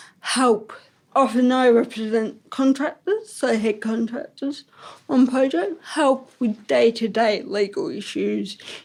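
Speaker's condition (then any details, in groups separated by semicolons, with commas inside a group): Ataxic cerebral palsy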